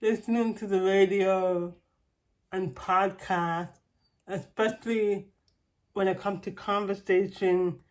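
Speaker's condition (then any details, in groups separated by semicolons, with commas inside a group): Cerebral palsy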